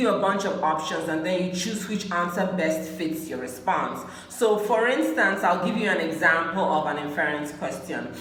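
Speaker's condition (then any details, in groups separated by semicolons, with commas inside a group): No condition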